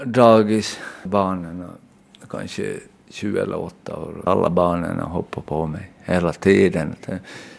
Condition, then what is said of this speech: Aphasia. Omskrev mycket för han hittade ju inte orden. Det är ju det som har varit problemet.